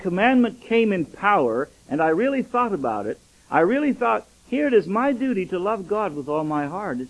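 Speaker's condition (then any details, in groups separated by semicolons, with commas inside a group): No condition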